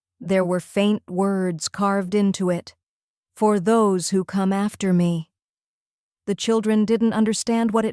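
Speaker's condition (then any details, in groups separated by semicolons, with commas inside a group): No condition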